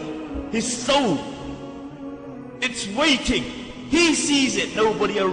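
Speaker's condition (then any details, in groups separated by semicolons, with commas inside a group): No condition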